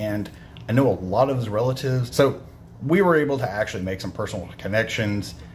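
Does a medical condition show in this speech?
No.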